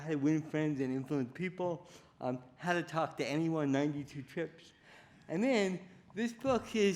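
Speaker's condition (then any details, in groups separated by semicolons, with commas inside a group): Cerebral palsy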